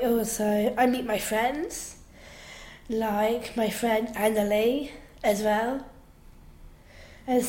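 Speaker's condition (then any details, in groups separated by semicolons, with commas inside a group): Down syndrome; down syndrome since birth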